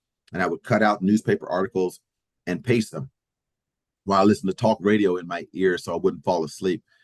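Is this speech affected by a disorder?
No.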